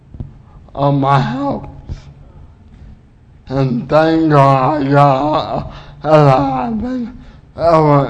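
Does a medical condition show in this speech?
Yes: cerebral palsy; 15 minutes without breathing, oxygen lack damaged left brain, uses wheelchair, body constantly fights back; speech a little unclear, a little difficult.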